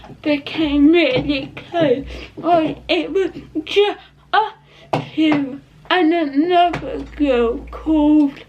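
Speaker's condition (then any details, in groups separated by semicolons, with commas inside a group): Cerebral palsy; not quadriplegic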